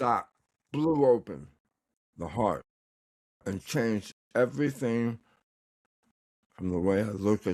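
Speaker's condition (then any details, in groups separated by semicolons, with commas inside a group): Tongue cancer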